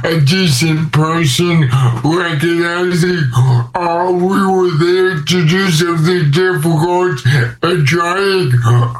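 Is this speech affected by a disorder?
Yes: cerebral palsy.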